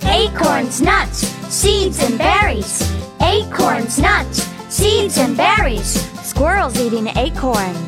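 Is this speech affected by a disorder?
No.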